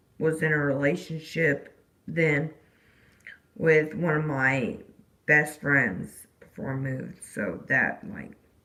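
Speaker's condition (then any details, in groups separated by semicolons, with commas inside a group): Disability causing slurred speech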